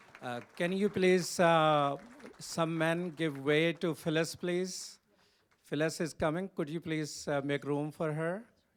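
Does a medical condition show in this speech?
No.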